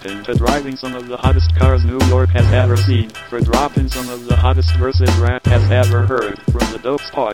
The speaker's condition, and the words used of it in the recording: No condition.